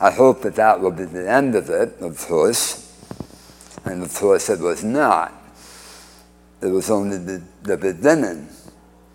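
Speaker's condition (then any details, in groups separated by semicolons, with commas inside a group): Speech impediment after cancer surgery; two-thirds tongue removed at Hartford Hospital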